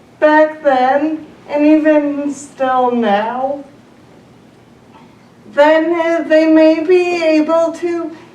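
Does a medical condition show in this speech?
Yes: traumatic brain injury.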